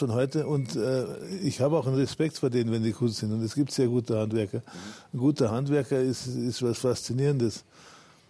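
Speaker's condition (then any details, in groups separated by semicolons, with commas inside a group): Parkinson's disease; now walks with crutches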